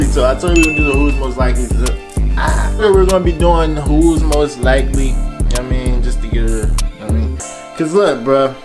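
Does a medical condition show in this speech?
No.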